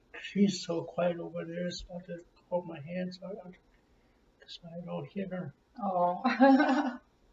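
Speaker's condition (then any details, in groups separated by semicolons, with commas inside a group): Cerebral palsy; from birth or womb, arm spasms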